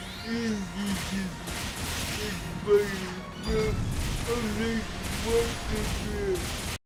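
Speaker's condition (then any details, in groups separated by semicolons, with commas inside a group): Cerebral palsy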